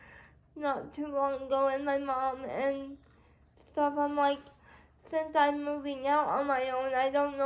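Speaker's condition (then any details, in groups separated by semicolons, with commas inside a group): Cerebral palsy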